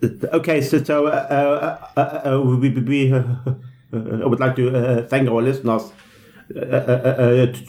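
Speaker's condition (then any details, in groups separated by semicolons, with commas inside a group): Stuttering; often stutters severely at stuttering conferences, little tension during own conference talk; repeated words, prolonged sounds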